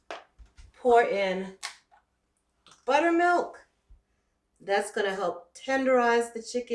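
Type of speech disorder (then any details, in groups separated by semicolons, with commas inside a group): None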